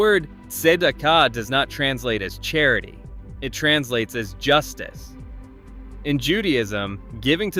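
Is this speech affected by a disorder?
No.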